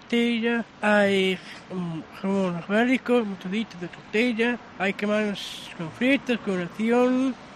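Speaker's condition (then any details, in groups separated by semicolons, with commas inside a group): Down syndrome; one extra chromosome, present from birth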